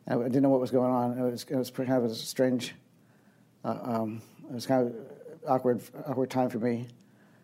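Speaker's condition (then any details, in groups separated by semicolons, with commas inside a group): Young onset Parkinson's disease; over 20 years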